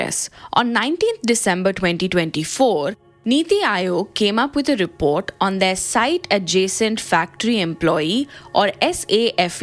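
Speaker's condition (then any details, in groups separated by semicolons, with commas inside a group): No condition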